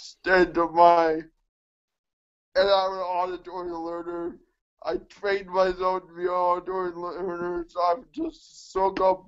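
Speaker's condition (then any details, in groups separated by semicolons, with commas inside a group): Cerebral palsy; mixed quadriplegia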